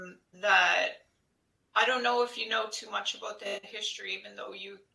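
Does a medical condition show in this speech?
No.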